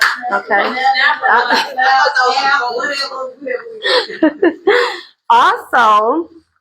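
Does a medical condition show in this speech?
No.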